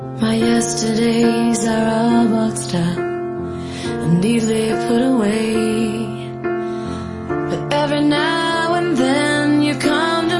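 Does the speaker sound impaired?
No.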